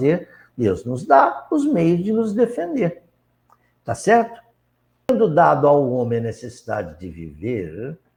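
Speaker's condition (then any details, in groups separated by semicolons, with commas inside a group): No condition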